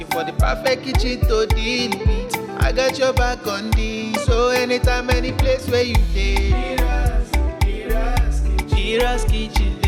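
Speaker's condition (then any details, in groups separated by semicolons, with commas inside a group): No condition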